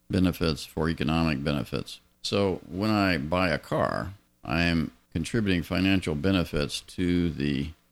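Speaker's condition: No condition

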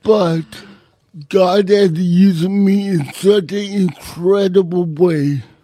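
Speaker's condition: Cerebral palsy; congenital, uses a wheelchair, cannot write own name, able to drive a car; in a wheelchair at recording; self-described as not having a radio voice, says not drunk

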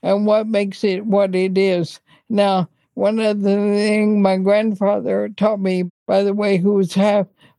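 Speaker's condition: ALS; slight slurring

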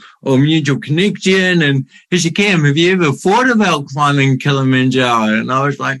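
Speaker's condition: Cerebral palsy; still speaks on stage regularly

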